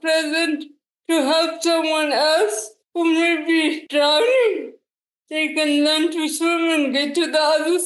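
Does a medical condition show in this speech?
Yes: cerebral palsy, quadriplegic.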